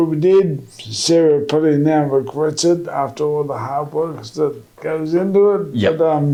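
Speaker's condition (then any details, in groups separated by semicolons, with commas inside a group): MND; about 8.5 years since diagnosis, trial drug slowing progression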